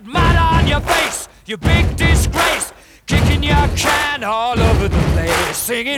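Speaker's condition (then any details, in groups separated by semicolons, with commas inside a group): No condition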